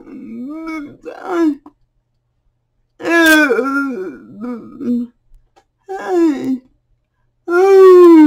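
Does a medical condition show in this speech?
Yes: cerebral palsy.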